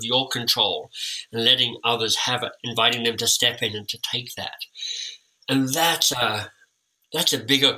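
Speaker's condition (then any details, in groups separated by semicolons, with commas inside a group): Cleft lip and palate; time with an orthodontist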